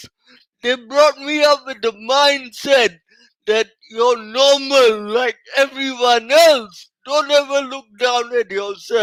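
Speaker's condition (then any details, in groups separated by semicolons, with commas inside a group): Cerebral palsy; from birth, oxygen loss at delivery, mainly physical; 28 years with it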